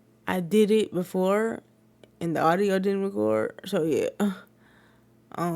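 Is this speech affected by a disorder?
Yes: cerebral palsy; wheelchair user.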